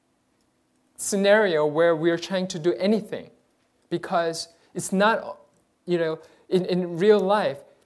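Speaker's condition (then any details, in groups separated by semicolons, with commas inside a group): No condition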